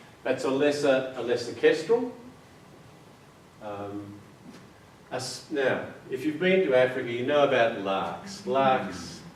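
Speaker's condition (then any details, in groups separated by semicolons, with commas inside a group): No condition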